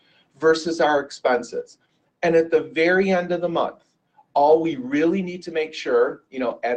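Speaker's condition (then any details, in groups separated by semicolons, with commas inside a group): No condition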